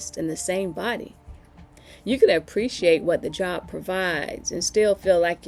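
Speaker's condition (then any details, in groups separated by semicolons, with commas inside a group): No condition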